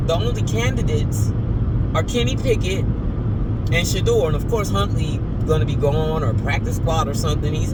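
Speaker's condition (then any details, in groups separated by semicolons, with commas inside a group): No condition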